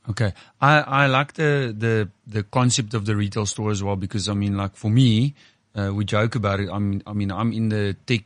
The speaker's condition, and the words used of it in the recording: None; typical speech.